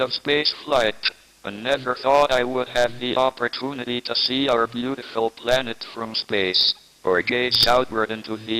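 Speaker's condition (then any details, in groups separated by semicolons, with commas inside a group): MND, speech-generating device; wheelchair, tracheostomy, laryngectomy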